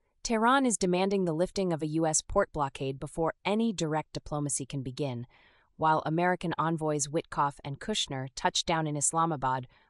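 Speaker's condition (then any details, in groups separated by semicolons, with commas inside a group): No condition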